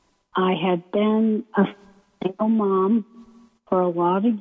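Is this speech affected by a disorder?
Yes: ALS; first symptoms subtle in right foot, wheelchair user, Beezy board replaced standard transfer board; about two years since diagnosis, three since symptom onset, progressed, muscles can no longer scoot across transfers; breathing muscles affected, hard to speak, may sound weak or hard to understand, paces speech, slowing, pausing.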